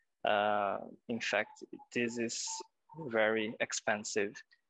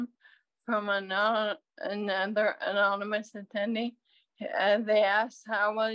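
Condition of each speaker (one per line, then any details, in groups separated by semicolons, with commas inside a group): No condition
Friedreich's ataxia; diagnosed 15 years ago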